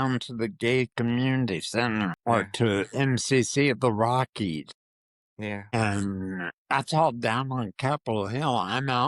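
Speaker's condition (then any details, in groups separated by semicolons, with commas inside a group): Parkinson's disease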